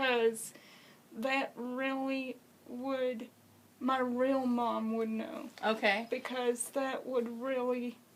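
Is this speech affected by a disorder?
Yes: cerebral palsy; congenital, uses wheelchair.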